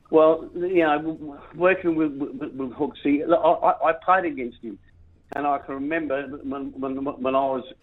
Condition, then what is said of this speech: Stuttering. The other side of the microphone, you've got me, who's a, who's a, an emotional, mumbling, stuttering idiot.